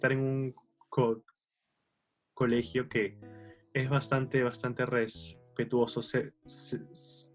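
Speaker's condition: Stuttering; developmental stuttering since about age four, therapy from about age seven, worsened at university through avoidance; still stutters, past fluency-control training program, adolescent psychologist for stress and anxiety; childhood head movement toward shoulder when forcing, pen squeeze taught instead, repeated phrase before own name; repeated sounds, blocks

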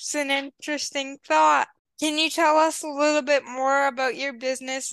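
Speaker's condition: Cerebral palsy

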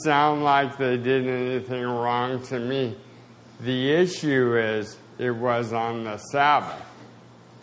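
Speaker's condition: Spasticity, mild

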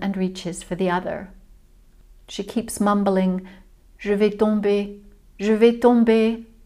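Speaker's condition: No condition

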